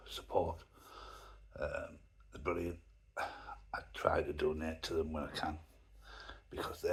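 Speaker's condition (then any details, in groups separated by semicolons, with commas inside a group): Myasthenia gravis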